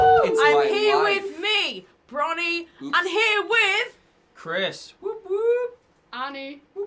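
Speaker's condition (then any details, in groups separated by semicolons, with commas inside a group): No condition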